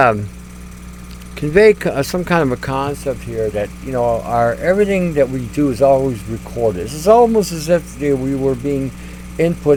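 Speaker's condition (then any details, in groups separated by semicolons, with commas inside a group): No condition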